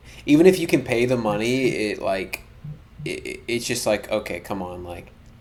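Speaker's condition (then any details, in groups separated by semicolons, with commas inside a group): No condition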